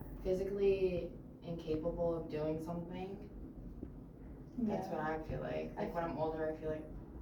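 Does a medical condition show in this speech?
No.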